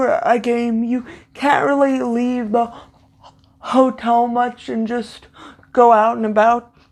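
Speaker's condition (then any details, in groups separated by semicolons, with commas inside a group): Cerebral palsy, severe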